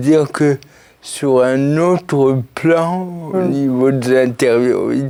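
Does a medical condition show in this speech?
Yes: cerebral palsy; since birth, birth injury.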